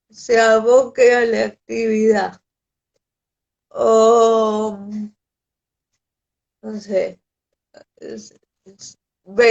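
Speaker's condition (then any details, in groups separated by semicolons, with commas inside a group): Cerebral palsy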